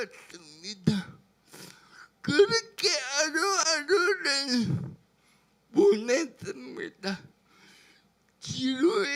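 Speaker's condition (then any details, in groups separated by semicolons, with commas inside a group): Brain lesion disability grade 1, severe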